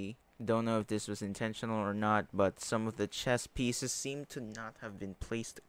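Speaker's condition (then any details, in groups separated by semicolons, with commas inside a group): No condition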